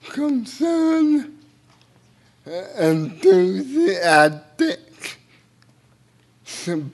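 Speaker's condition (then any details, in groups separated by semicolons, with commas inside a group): Cerebral palsy; involuntary hand movements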